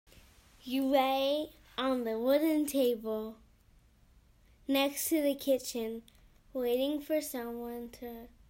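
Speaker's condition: Cerebral palsy; gym, yoga and dance difficult, sometimes cannot keep up, handwriting not very neat; finds reading own poetry aloud hard, cannot say it as intended

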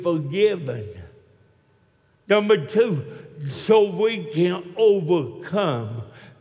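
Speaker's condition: Cerebral palsy; walks with limp

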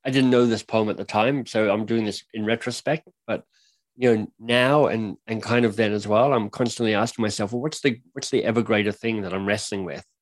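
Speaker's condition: Cleft lip and palate; speech impediment

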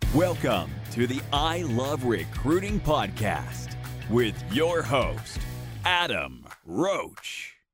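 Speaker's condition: No condition

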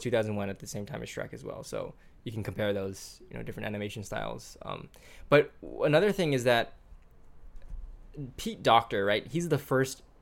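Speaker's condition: No condition

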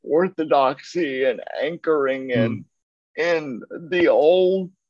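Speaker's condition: Cerebral palsy; uses a wheelchair

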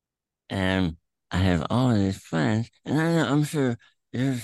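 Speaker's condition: Throat cancer, tumor through tongue, attached to epiglottis; terminal

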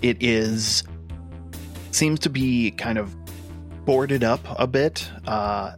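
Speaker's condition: No condition

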